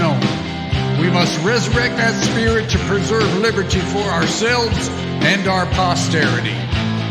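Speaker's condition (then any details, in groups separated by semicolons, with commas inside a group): No condition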